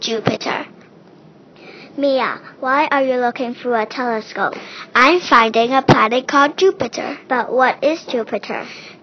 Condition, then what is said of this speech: None; typical speech.